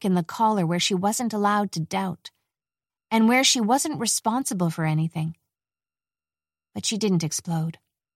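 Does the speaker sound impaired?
No.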